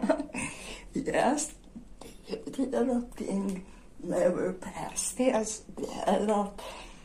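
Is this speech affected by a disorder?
Yes: generalized dystonia.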